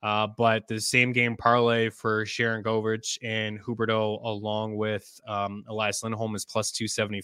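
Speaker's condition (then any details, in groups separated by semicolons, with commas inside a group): No condition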